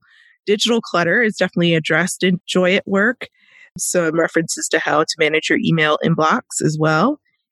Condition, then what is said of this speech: None; typical speech.